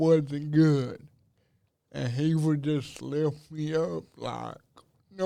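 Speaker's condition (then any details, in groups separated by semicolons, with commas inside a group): Cerebral palsy; diagnosed at about age two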